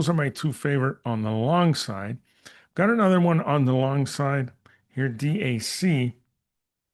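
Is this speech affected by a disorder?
No.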